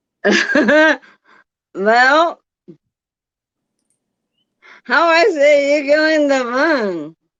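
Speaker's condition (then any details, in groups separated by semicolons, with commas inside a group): Bulbar ALS; bulbar onset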